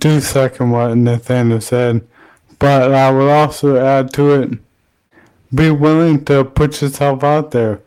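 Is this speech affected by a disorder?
Yes: ALS; still speaking, speech loss expected, breathing failure expected, tracheotomy with 24-hour care and suctioning anticipated.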